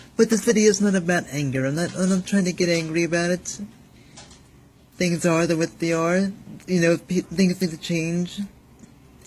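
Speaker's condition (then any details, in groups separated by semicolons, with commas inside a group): Cerebral palsy; visibly apparent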